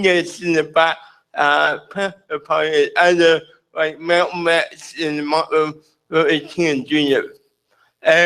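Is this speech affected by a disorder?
Yes: cerebral palsy.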